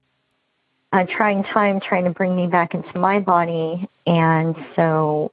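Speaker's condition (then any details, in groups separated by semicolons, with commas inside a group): Bilateral cleft lip and palate; congenital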